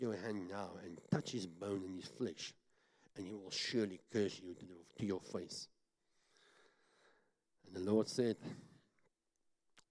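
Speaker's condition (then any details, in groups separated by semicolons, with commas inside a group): Cleft palate; talks funny, self-described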